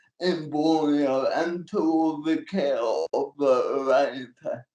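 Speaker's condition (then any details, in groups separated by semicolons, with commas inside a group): Cerebral palsy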